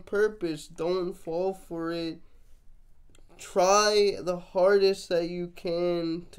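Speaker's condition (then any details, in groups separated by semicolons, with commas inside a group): Cerebral palsy, mixed, mild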